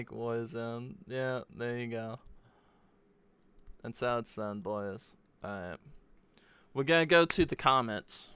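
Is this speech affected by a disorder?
No.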